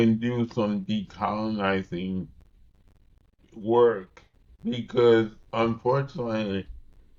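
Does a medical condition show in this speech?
Yes: cerebral palsy.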